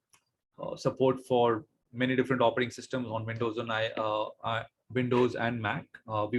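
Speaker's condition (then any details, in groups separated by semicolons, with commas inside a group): No condition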